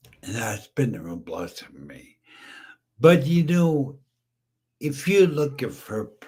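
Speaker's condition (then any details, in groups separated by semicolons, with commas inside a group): Brain injury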